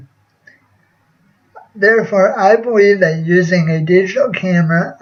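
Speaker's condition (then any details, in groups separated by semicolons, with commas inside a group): Cerebral palsy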